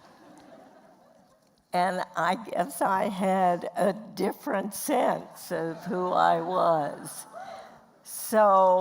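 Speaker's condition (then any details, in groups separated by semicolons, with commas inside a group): Spasmodic dysphonia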